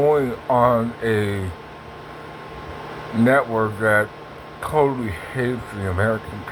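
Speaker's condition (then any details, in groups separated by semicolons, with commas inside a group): Parkinson's; speech impediment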